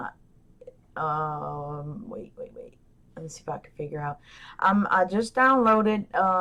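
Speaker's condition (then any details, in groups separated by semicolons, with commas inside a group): No condition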